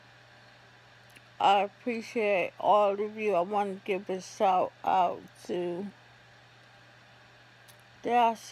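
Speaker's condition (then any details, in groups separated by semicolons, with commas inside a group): ALS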